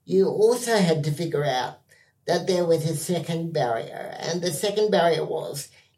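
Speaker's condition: Cerebral palsy; spastic quadriplegia

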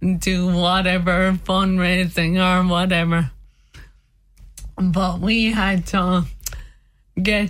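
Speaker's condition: Motor neurone disease; diagnosed by elimination at hospital in Limerick, began with fatigue and struggling with physical tasks; very limited hand use, hands worst affected, difficulty eating, walking limited but still tries

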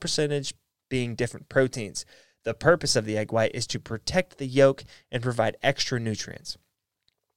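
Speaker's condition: No condition

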